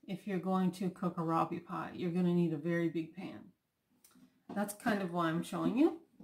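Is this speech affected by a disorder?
No.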